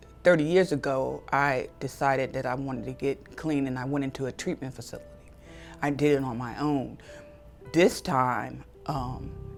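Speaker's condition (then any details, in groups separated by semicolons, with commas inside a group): No condition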